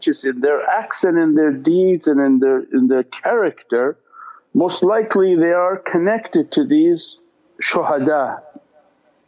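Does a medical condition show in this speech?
No.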